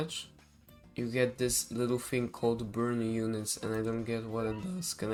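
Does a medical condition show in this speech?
No.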